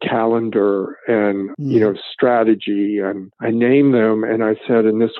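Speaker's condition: No condition

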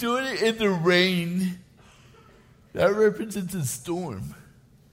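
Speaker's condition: Cerebral palsy; types instead of handwriting

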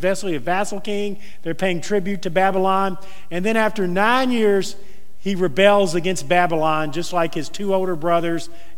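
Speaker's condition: No condition

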